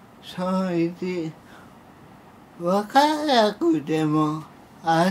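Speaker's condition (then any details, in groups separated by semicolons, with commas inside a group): Cerebral palsy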